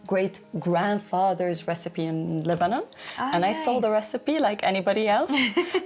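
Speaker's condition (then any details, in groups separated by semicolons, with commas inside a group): No condition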